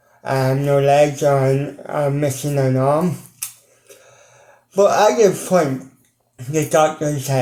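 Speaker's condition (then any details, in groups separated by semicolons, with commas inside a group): Cerebral palsy; mild, ataxic type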